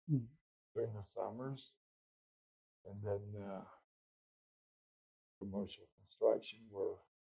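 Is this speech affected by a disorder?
Yes: speech impediment.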